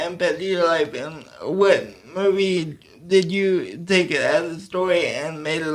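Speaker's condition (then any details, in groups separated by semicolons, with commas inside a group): Cerebral palsy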